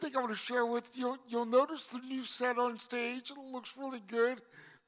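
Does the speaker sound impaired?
Yes: cerebral palsy; congenital.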